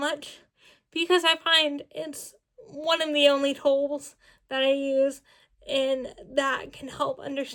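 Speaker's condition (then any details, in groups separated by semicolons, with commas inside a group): Cerebral palsy, spastic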